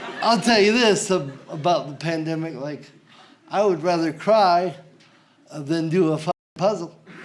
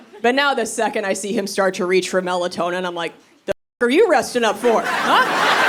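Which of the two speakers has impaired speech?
The first: cerebral palsy.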